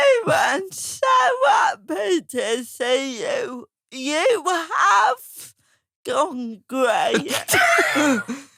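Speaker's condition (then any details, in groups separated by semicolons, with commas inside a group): Cerebral palsy; ataxic form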